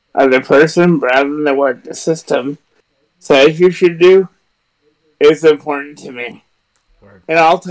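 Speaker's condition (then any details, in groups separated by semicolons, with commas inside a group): Cerebral palsy; present since birth; power wheelchair user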